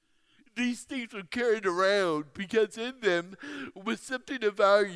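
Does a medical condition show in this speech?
Yes: torsional dystonia; sudden onset eighth grade, rare muscle and nerve disease, torso twisting, wheelchair by senior year, colon surgery; changed way of speaking, voice abnormal, hard for strangers to understand.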